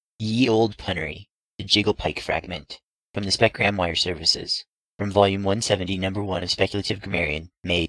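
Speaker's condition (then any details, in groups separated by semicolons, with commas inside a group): No condition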